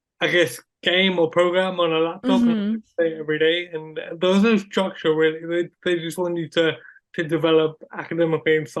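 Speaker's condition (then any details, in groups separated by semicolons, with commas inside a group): Cerebral palsy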